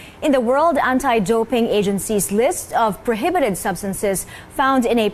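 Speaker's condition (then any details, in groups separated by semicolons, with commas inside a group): No condition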